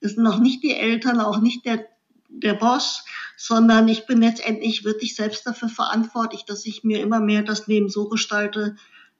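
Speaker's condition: Cleft lip and palate; congenital cleft lip, jaw and palate, infant feeding problems, 16 operations by age 18, facial scars; after accident five months tube feeding, saliva swallowing not allowed, later esophagus surgery

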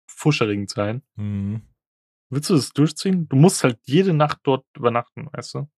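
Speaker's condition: No condition

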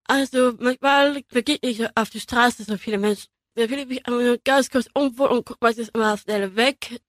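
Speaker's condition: Down syndrome; trisomy 21, three copies of chromosome 21, genetic anomaly, not an illness

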